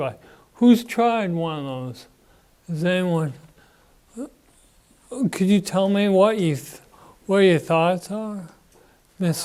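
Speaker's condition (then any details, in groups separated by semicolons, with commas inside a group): Parkinson's disease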